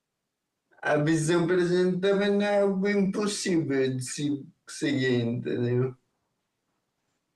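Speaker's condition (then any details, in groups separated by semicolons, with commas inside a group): Ataxia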